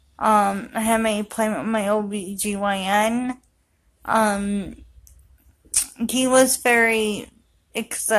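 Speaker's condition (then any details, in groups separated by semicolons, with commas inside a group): Cerebral palsy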